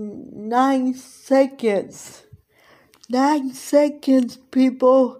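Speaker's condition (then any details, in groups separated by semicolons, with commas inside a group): Cerebral palsy; present from birth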